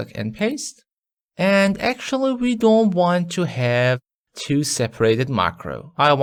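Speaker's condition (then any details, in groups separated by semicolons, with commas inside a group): No condition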